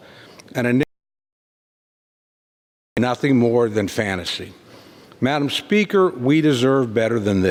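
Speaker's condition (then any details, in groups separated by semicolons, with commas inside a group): No condition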